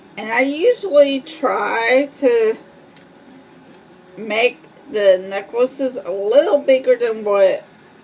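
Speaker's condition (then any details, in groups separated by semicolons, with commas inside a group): Cerebral palsy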